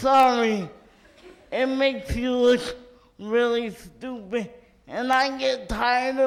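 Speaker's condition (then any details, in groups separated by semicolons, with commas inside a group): Cerebral palsy; from birth, uses wheelchair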